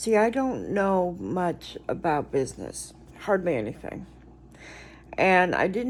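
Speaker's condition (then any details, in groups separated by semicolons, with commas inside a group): Cerebral palsy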